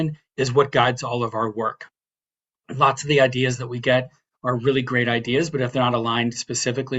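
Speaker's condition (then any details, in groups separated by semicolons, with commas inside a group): No condition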